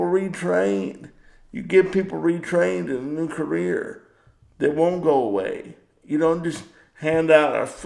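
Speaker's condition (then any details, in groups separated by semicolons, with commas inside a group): Cerebral palsy; power wheelchair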